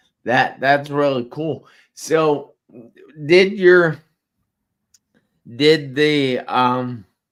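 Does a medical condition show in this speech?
Yes: traumatic brain injury.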